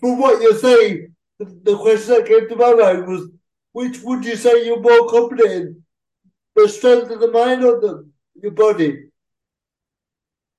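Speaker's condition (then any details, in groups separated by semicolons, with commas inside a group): Cerebral palsy; uses a wheelchair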